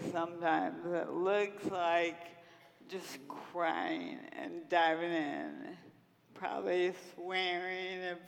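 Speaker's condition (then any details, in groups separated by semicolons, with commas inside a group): Friedreich's ataxia; diagnosed in twenties at u of m, progressive, wall-supported gait then wheelchair, service dog, no cure; over two decades since onset, unable to walk, uses wheelchair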